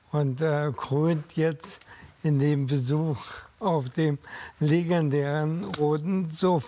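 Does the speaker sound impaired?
Yes: ALS; diagnosed at 47 after two months, first suspected carpal tunnel, disc or stroke.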